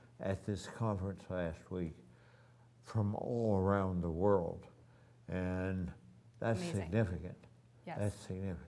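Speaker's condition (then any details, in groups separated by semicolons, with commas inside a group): Ataxia; voice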